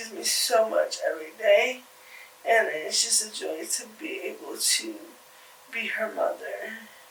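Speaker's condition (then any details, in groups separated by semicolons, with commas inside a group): Cerebral palsy; from birth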